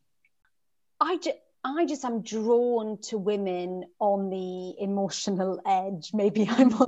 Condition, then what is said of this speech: Stuttering. This might sound silly, but I'm really drawn to writing sharp, fast conversations because it's something I struggle with in my real life.